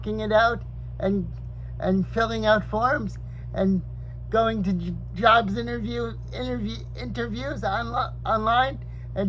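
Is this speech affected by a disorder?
Yes: cerebral palsy.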